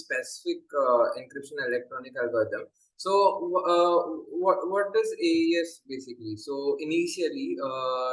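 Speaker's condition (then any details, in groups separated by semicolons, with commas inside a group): No condition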